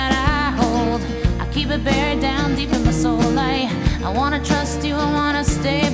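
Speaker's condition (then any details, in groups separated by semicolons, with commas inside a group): No condition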